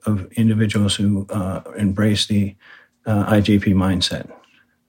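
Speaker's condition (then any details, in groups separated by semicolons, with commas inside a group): Parkinson's disease; right-side weakness at onset, diagnosed by neurologist, confirmed by second opinion, heavy weightlifting slows progression; about 6 years since diagnosis, low medication first 3 years, more as symptoms worsen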